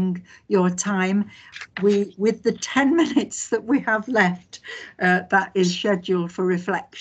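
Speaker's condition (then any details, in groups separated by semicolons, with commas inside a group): No condition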